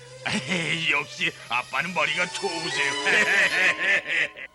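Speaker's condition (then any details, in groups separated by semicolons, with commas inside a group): No condition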